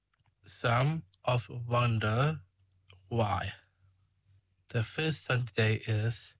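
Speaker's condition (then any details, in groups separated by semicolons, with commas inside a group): Down syndrome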